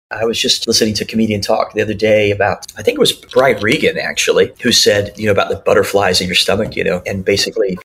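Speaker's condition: Cleft lip and palate; many surgeries in childhood

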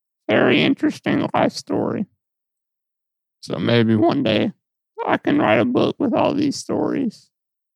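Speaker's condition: Muscular dystrophy; lack of physical control over body, sees physical therapist

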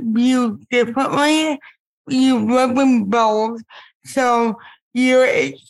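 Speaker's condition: Cerebral palsy; ambulatory, uses a wheelchair; impaired speech

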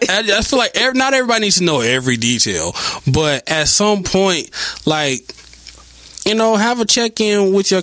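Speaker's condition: No condition

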